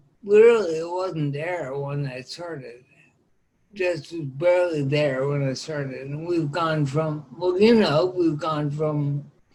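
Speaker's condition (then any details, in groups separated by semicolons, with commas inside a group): Ataxia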